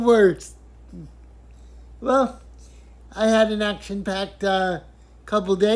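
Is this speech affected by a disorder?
Yes: cerebral palsy.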